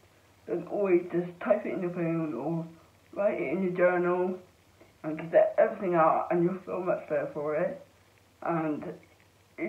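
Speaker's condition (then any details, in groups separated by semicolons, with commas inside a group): Cerebral palsy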